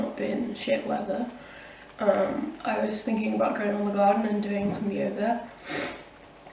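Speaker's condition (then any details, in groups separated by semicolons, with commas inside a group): No condition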